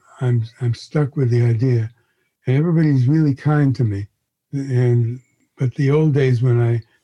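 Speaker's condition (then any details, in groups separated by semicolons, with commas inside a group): Parkinson's disease; chief symptom torpor, sluggishness, lethargy rather than shakes, exhaustion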